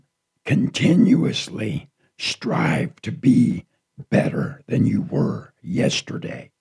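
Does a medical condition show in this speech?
Yes: partial laryngectomy from cancer; half of voice box removed.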